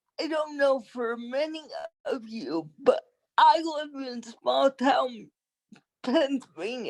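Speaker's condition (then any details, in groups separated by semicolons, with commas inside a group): Cerebral palsy; prematurity, brain oxygen deprivation, lifelong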